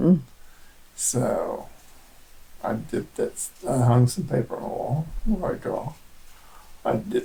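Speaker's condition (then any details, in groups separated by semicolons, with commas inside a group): Parkinson's disease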